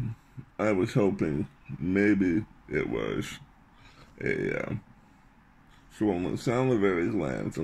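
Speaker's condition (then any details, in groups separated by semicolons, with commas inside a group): Glossectomy with reconstructed tongue; tongue cancer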